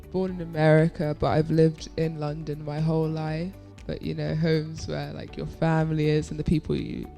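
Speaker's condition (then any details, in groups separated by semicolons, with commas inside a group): No condition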